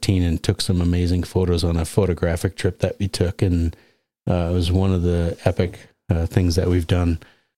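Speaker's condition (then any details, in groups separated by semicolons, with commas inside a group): No condition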